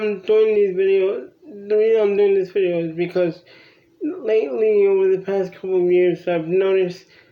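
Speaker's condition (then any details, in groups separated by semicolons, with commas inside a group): Cerebral palsy; from birth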